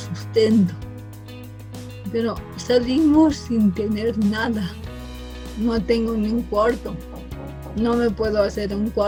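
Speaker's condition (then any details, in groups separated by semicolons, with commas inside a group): Cerebral palsy from birth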